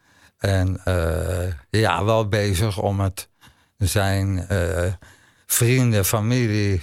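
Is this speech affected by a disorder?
Yes: ALS; ALS diagnosed 2021 in Zwolle hospital, began with muscle twitching during corona, 20 kg muscle lost in 1.5 years; tires quickly, struggles shaving, brushing teeth, depends on others, climbing Mont Ventoux on adapted electric bike; talks less after recent days of exertion, speaking costs energy, still easy to understand.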